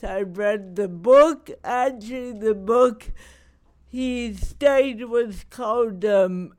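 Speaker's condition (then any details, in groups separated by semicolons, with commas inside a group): Cerebral palsy; not degenerative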